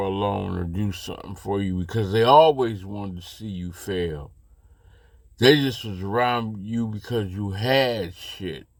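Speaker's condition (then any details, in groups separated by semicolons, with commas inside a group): Slurred speech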